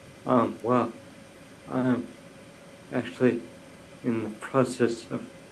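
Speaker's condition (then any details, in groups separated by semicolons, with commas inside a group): Brain injury; limited use of one hand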